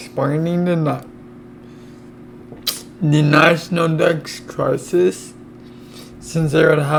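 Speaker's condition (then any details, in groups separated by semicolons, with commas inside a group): Cerebral palsy; affects legs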